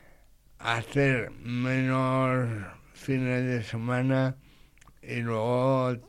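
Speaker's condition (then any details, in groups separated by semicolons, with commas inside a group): Condition akin to cerebral palsy; acquired after age three, lasting sequelae from an event or accident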